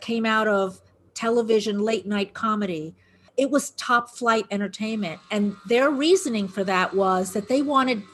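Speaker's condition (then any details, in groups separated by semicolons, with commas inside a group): No condition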